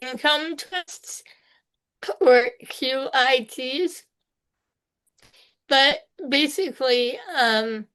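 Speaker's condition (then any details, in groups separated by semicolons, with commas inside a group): Spinal muscular atrophy type two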